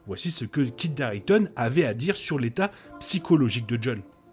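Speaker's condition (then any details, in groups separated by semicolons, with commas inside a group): No condition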